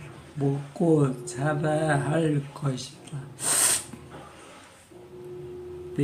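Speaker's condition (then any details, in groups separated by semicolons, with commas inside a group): Parkinson's disease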